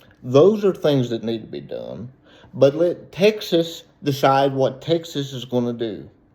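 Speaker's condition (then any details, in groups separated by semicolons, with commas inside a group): Cerebral palsy; reports speaking clearly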